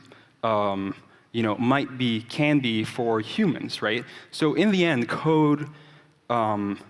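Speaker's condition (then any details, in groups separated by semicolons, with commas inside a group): No condition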